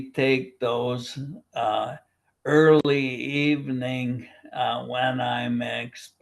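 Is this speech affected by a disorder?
Yes: primary lateral sclerosis, bulbar onset.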